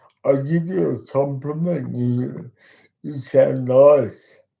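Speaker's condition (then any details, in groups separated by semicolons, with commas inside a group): Cerebral palsy; talks slowly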